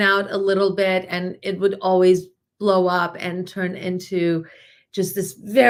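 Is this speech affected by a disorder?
No.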